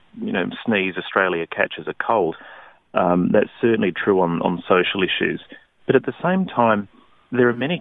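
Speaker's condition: No condition

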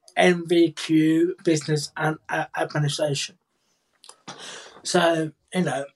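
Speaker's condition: Cerebral palsy, profound hearing loss; born three months premature, boccia class BC5 formerly BC2; speaks clearly and well, no longer signs, most BSL forgotten; speaks clearly despite deafness, BSL first language, primary school speech and language therapy

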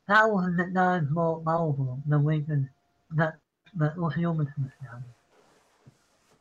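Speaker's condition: Parkinson's; apologizes mid-sentence

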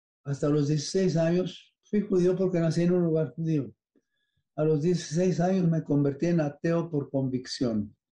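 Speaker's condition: Parkinson's disease; onset 12 to almost 13 years ago, age 93, dopamine pills, affects smell, taste, balance, body rigidity

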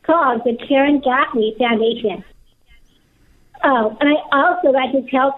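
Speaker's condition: Down syndrome; testified in Pennsylvania

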